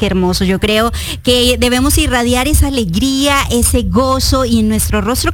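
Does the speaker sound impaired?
No.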